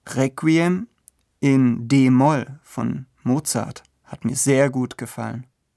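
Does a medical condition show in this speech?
No.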